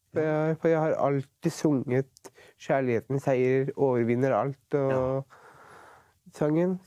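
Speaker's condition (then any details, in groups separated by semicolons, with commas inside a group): Down syndrome; present since birth; age 43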